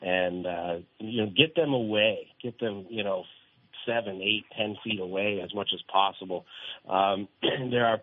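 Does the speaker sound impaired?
No.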